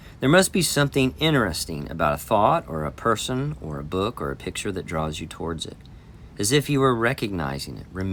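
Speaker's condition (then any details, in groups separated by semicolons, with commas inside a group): No condition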